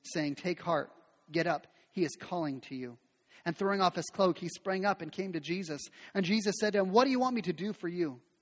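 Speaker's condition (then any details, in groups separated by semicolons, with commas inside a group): No condition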